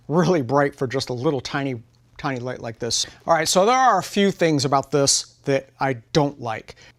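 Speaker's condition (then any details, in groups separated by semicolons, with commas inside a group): No condition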